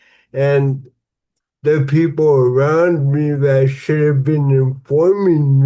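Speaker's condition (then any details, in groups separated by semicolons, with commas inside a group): Cerebral palsy; somewhat slurred speech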